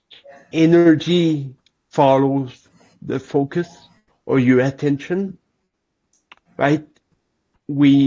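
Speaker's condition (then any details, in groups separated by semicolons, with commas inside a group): Cerebral palsy; lifelong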